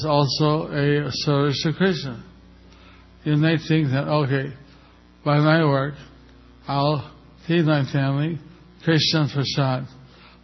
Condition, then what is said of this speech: Stroke. I had a stroke a little over a year ago, and so I'm under some therapy. I hope you can understand.